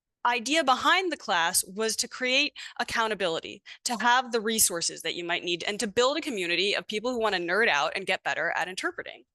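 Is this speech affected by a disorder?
No.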